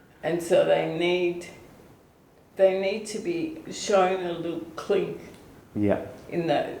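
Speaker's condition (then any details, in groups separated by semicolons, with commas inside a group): ALS/MND; onset foot drop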